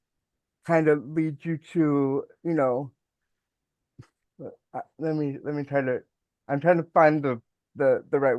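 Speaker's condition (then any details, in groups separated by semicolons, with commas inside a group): Cerebral palsy; mild speech impediment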